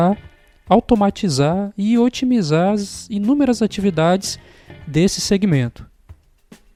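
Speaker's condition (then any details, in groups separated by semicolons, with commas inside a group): No condition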